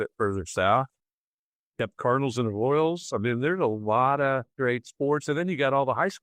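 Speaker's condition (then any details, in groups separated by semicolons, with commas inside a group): No condition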